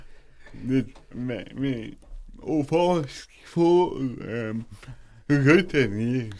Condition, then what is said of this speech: Cerebral palsy. Bon, tu me vois, les autres ne me voient pas, mais... C'est un fauteuil roulant, je parle un peu bizarre dans le monde.